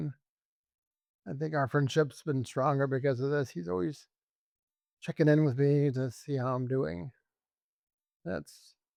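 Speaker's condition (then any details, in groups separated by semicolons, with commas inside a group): ALS; genetic form; voice still present, voice banked, attends speech therapy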